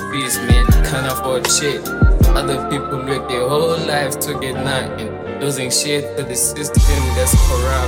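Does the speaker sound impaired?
No.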